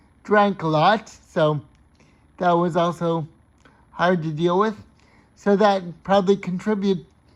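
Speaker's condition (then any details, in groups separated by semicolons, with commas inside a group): Cerebral palsy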